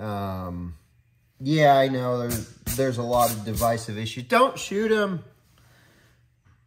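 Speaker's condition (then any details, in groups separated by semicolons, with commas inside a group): No condition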